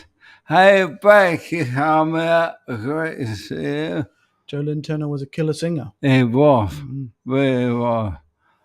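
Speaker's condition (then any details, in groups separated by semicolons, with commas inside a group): ALS; speech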